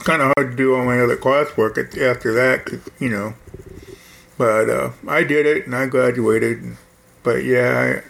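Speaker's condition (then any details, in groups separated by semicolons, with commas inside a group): Hearing loss; implant within last few years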